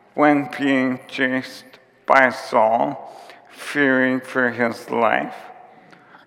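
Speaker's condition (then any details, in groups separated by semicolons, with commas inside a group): ALS; symptoms began about four years before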